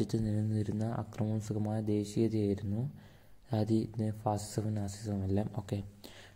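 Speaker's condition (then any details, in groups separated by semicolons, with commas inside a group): No condition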